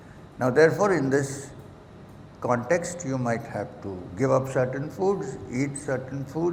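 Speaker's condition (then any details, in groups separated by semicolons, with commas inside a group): No condition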